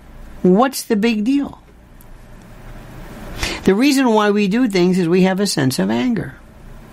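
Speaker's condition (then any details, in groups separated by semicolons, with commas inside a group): No condition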